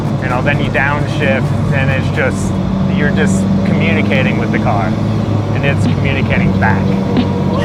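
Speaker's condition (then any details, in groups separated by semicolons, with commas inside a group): No condition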